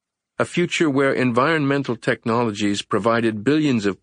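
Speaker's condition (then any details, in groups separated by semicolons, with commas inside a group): No condition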